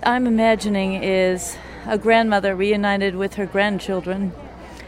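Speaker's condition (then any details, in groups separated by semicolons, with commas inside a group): No condition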